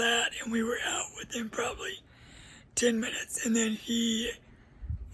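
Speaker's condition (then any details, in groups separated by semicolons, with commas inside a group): Cerebral palsy; uses a wheelchair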